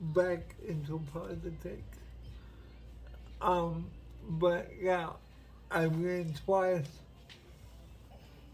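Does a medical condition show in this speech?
Yes: cerebral palsy; uses wheelchair.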